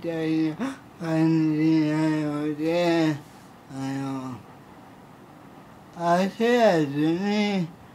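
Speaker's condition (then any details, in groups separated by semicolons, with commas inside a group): Cerebral palsy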